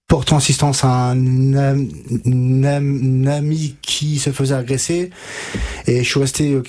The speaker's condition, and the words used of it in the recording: Stuttering. Donc là par exemple, j'ai des blocages et j'ai des répétitions, mais auparavant, avant que je fasse ce gros travail orthophonique, c'était une catastrophe, quoi.